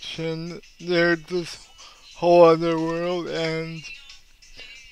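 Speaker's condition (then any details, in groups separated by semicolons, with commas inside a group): Cerebral palsy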